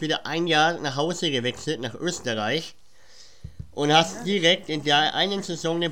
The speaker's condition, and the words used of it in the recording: Cleft palate. Aber dann kam ein Wechsel in ein Land, wo ich, glaube ich, wegen meiner Gaumenspalte gar nicht aussprechen kann.